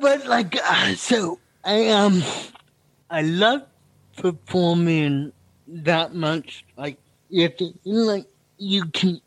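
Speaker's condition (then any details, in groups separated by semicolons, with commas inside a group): Cerebral palsy; speaking time predictable on stage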